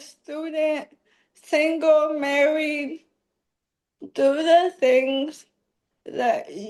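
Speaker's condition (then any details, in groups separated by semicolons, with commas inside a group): ALS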